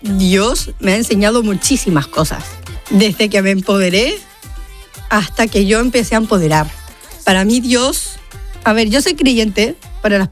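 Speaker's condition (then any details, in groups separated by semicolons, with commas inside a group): Down syndrome; congenital, diagnosis given to mother before birth; age 30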